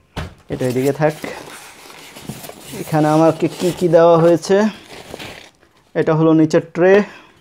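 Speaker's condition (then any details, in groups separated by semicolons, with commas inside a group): No condition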